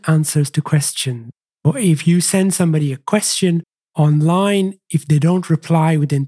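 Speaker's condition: No condition

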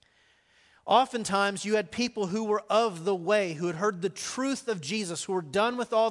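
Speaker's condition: No condition

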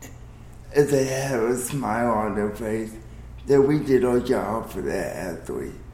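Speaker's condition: Cerebral palsy

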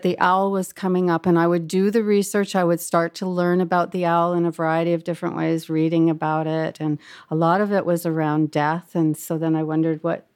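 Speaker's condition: No condition

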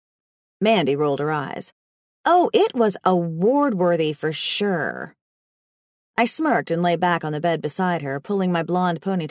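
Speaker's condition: No condition

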